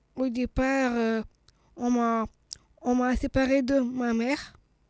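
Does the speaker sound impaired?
Yes: Down syndrome (trisomy 21); congenital heart malformation, heart surgery at age one after Staphylococcus aureus infection, second heart operation near right ventricle; childhood speech therapy to tone tongue, swallowing problems, slowness.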